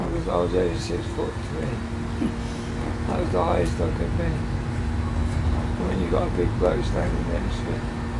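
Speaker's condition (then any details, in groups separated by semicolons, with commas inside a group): Motor neurone disease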